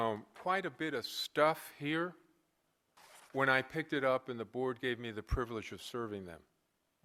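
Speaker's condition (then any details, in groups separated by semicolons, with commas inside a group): No condition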